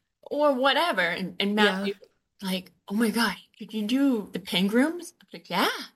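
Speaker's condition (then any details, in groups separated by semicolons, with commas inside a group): Usher syndrome, born deaf; Usher syndrome type 2, born deaf or hard of hearing, hearing aids from age 2, vision loss, diagnosed age 19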